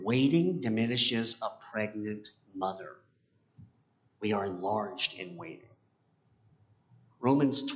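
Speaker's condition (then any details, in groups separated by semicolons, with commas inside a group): Cleft palate; congenital cleft palate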